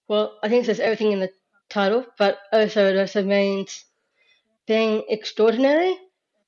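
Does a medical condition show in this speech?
Yes: Down syndrome.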